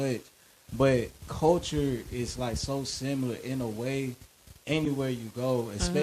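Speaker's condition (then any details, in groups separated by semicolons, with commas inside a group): No condition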